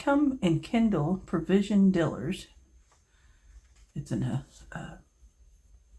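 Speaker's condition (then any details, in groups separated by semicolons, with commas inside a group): No condition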